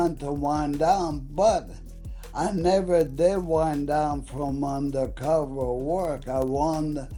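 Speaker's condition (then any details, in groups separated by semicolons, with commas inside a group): ALS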